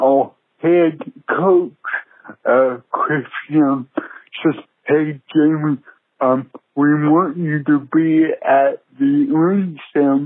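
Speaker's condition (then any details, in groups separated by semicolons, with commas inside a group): Cerebral palsy; present from birth, prevented playing sports growing up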